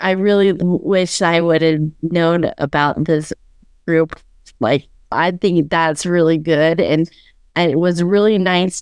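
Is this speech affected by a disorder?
Yes: aphasia; aphasia caused by stroke; long found the word aphasia hard to say.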